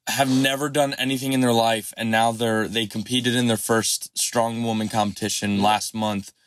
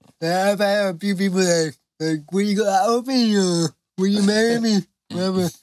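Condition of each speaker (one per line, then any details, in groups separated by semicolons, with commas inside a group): No condition
Cerebral palsy; knees cave, unpredictable body movements; improving stability and control with strength training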